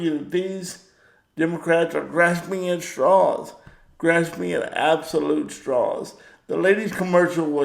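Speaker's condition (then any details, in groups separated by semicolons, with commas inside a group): Cerebral palsy; power wheelchair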